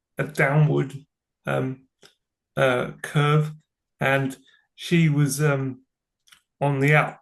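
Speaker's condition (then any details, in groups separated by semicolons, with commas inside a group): Cerebral palsy; from birth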